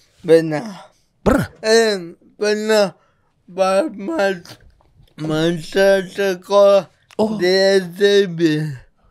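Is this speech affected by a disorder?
Yes: cerebral palsy; from birth, difficult delivery, affects muscles and motor function; severe, unable to walk until age 9, about 30 years; speech may be hard to understand, friend translates.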